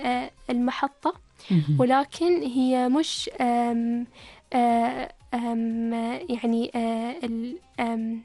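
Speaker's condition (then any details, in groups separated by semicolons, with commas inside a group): Stuttering; says needs extra time when speaking, way of speaking may sound different; blocks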